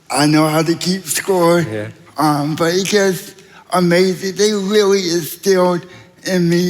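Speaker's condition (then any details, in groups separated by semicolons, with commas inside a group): Cerebral palsy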